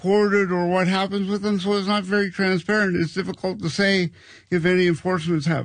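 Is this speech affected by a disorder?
Yes: cerebral palsy; past childhood orthopedic surgeries like hip and heel cord operations, some 40 years ago.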